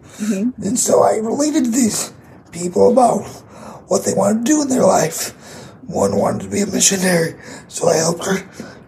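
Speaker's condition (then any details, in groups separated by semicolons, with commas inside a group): Cerebral palsy; condition audible in voice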